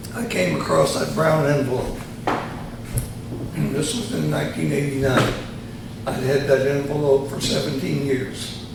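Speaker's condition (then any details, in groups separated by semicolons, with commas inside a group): Tongue cancer surgery; three malignant tongue tumors removed, both sides of tongue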